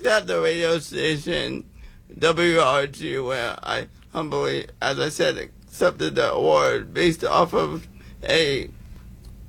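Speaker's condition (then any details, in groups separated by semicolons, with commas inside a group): Cerebral palsy; congenital, physical disability visible in hand, unable to play mainstream sports as child; advised by Pete to improve speaking for play-by-play, attended Toastmasters, hired speaking coach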